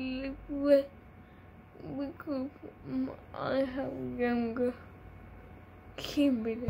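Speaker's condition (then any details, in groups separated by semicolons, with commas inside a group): Cerebral palsy; from birth, delivery timing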